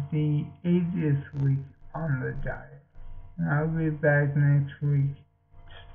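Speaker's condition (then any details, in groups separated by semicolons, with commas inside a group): Multiple sclerosis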